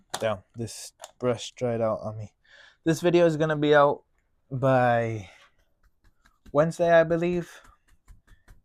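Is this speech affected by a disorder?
No.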